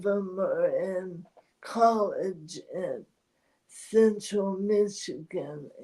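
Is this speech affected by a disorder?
Yes: ALS; two neck discs replaced; voice strains with talking, needs voice rest.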